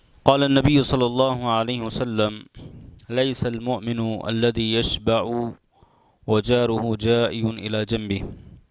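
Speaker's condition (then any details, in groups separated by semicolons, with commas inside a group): No condition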